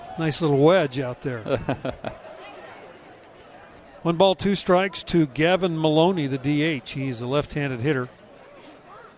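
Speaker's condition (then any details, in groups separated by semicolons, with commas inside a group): No condition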